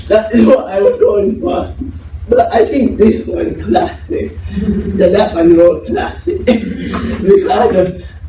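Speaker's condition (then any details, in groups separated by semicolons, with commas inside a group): Cerebral palsy; left side affected; voice damaged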